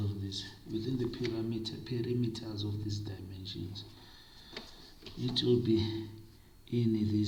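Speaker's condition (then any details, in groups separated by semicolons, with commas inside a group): No condition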